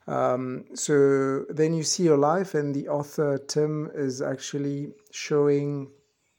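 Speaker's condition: No condition

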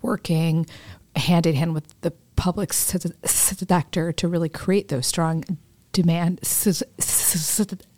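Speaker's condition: Stuttering; may stumble through questions; repeated sounds, prolonged sounds

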